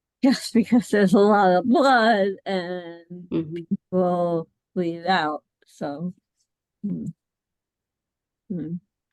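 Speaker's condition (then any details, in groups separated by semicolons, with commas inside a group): Cerebral palsy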